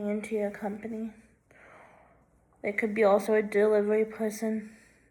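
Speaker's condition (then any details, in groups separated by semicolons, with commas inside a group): Cerebral palsy, left hemiplegia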